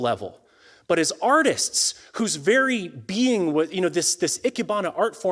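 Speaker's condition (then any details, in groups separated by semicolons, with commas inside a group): No condition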